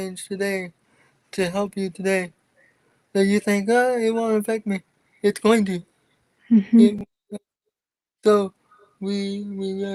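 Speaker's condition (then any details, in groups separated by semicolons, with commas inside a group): Cerebral palsy; from birth, wheelchair user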